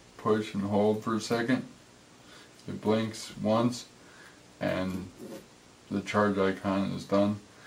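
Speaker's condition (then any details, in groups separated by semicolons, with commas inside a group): Cerebral palsy; affects gait and walking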